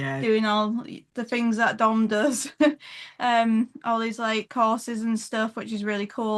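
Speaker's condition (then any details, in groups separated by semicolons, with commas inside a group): No condition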